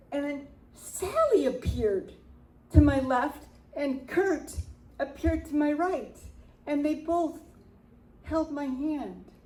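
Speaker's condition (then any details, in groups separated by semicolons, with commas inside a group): Cerebral palsy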